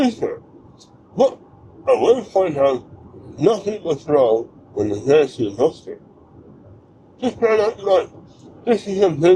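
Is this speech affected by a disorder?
Yes: mouth cancer surgery.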